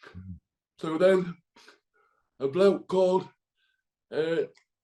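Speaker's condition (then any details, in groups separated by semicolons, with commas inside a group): Cerebral palsy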